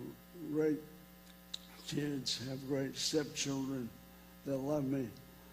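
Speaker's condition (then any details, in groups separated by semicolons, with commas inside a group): ALS; diagnosed about two weeks ago; vocal cord difficulty for one to two years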